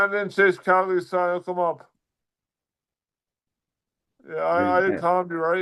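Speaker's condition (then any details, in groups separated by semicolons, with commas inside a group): Dysarthria; crash brain damage, atlanto-occipital neck injury, severe mobility limits; weaker speech muscles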